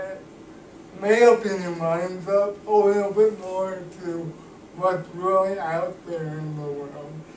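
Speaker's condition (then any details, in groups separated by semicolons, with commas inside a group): Cerebral palsy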